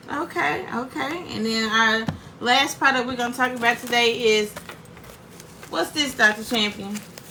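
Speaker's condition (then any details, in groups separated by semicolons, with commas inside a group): No condition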